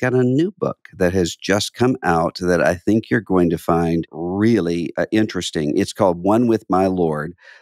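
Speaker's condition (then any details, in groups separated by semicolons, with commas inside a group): No condition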